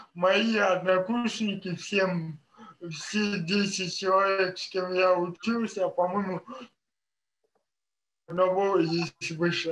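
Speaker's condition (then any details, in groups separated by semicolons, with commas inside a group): Cerebral palsy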